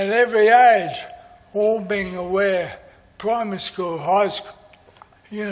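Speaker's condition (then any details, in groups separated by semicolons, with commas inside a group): MND; voice is going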